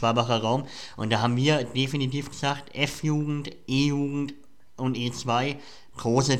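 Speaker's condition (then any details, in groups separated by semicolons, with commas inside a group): Cleft palate; cleft palate present since childhood, speech impediment; voice may audibly show the cleft, says by the norm listeners would find podcasting unlistenable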